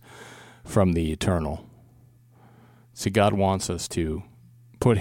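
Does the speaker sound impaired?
No.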